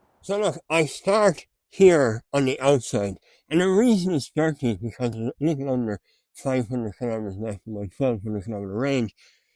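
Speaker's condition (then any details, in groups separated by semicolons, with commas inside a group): Mouth cancer surgery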